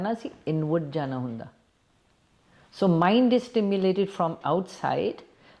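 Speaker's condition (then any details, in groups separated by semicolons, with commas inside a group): No condition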